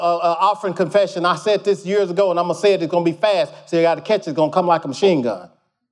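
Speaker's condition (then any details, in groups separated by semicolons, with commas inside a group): No condition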